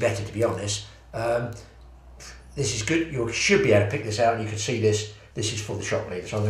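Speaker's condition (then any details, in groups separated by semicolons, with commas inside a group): No condition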